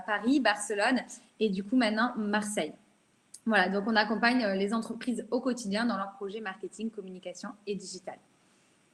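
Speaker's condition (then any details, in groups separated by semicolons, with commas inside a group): No condition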